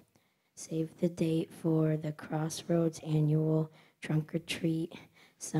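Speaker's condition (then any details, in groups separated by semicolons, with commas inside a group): No condition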